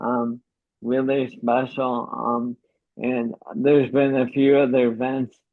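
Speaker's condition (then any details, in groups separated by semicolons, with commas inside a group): ALS; uses pre-recorded voice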